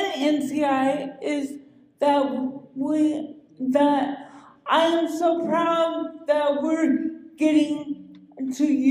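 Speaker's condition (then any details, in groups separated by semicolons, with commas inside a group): Cerebral palsy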